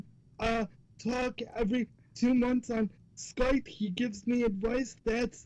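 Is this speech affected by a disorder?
Yes: cerebral palsy.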